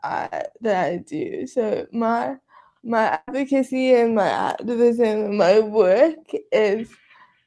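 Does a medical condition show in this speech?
Yes: cerebral palsy, quadriplegic.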